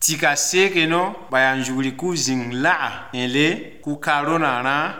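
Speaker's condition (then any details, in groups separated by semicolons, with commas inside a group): No condition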